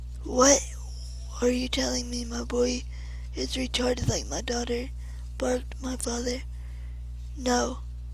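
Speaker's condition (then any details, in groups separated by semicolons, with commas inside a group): Cerebral palsy; mixed spastic-athetoid, mainly ataxic, legs and arms; continuous rigidity, shaking worse when tired or nervous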